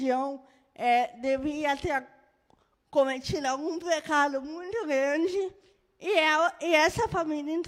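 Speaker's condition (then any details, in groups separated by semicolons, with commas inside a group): Cerebral palsy; birth brain injury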